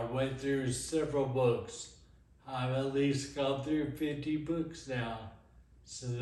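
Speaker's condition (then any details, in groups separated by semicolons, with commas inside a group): Friedreich's ataxia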